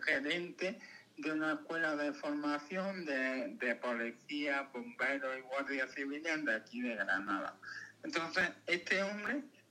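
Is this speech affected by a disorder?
Yes: cerebral palsy; caused by meningitis in birth canal during birth.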